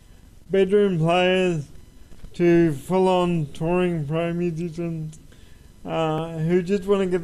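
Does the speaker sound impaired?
Yes: cerebral palsy; uses wheelchair.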